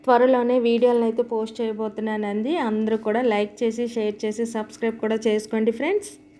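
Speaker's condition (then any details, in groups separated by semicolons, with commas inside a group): No condition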